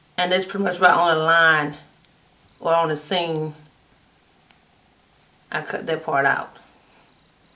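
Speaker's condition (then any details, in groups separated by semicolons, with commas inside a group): No condition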